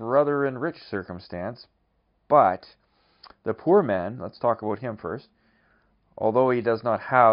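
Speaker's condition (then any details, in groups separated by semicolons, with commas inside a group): No condition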